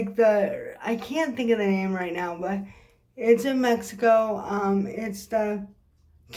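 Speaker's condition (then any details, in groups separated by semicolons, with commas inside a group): Cerebral palsy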